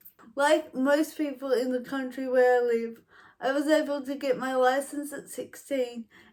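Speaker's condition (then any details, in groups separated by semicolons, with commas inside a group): Cerebral palsy, mild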